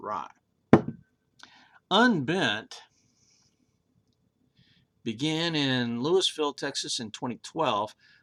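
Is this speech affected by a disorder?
No.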